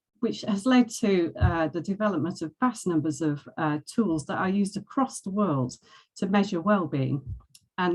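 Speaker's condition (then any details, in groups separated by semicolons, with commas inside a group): No condition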